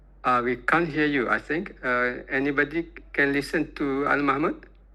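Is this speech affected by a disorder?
No.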